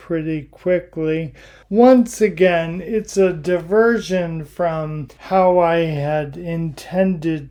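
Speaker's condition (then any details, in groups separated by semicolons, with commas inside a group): Primary lateral sclerosis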